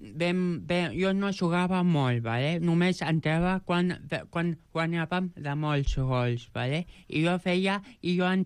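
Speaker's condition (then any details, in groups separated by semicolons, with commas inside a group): Joubert syndrome; present from birth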